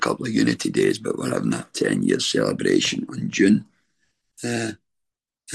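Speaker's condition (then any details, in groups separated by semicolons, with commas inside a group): Throat cancer treatment effects; tracheostomy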